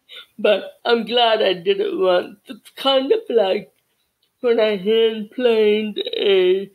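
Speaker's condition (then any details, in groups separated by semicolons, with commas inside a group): Cerebral palsy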